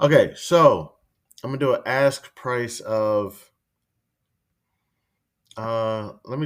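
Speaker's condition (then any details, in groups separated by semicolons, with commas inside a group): No condition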